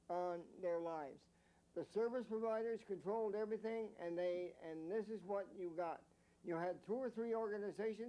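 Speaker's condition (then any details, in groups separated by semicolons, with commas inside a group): Mild cerebral palsy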